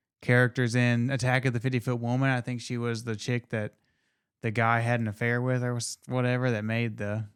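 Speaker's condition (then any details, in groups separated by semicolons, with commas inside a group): No condition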